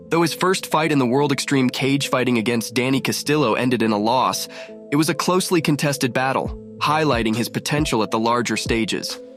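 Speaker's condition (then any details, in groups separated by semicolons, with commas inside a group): No condition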